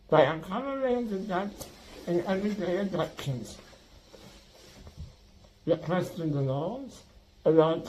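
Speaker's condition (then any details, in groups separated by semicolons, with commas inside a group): Spinal muscular atrophy; spinal muscular atrophy, quadriplegia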